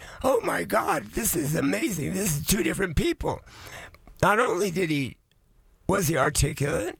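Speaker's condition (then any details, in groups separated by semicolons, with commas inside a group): Voice changed after vocal cord surgery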